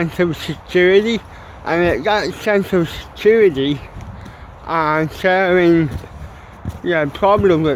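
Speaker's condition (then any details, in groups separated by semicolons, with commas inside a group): Cerebral palsy; mild, ataxic type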